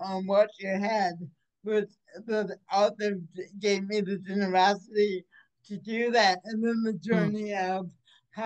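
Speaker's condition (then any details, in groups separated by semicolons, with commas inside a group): Cerebral palsy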